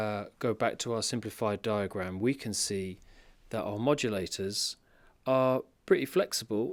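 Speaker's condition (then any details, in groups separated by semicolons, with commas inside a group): No condition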